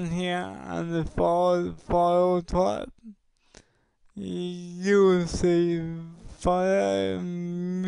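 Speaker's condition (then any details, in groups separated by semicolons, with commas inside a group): Cerebral palsy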